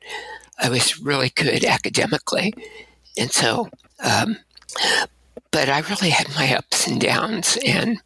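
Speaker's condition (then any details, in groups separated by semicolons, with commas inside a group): Abductor spasmodic dysphonia; shaky tremor when syllables lengthened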